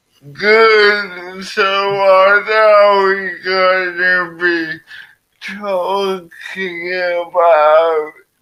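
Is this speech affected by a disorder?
Yes: cerebral palsy.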